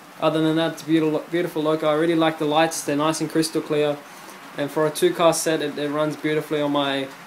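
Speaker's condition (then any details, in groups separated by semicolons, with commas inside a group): No condition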